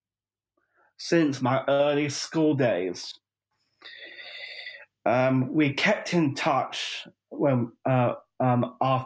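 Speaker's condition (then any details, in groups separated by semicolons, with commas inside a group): Down syndrome; 45 years old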